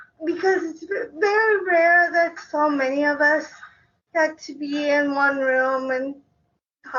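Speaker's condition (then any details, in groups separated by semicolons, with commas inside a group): Cerebral palsy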